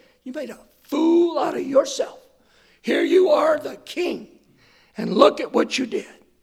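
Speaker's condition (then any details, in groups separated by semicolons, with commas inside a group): Hoarseness after vocal cord surgery; hoarse voice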